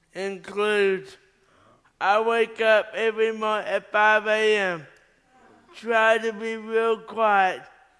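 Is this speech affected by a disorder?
Yes: cerebral palsy; arm paralysis with muscle contraction, uses left hand only.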